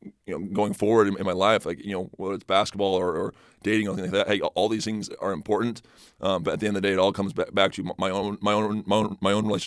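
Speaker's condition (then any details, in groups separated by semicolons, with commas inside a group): Stutter; stutter first noticed in high school, magnified on mission while learning Spanish; past speech therapists helped a little, detailed preparation learned from coach Lewis at Lone Peak; trips over words, can't get words out off the cuff, less when prepared, confident; repeated sounds, repeated words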